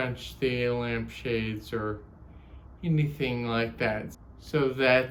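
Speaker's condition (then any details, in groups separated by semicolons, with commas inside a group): Ataxia; fine motor difficulty, needs pressure relief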